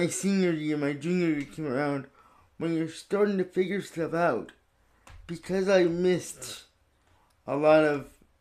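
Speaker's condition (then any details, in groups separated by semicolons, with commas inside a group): Cerebral palsy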